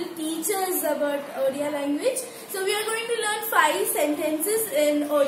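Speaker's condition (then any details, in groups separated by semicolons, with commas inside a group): No condition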